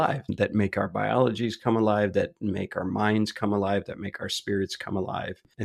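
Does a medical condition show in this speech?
No.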